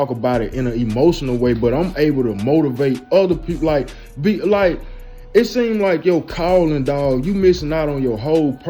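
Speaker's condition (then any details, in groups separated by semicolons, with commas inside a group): No condition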